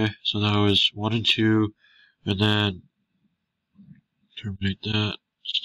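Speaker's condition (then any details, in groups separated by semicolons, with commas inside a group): No condition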